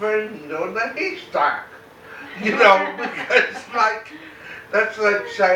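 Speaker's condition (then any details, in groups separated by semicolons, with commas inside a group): Cerebral palsy; very mild form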